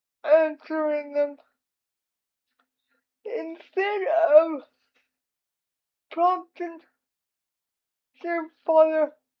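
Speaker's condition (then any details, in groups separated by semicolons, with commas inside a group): Cerebral palsy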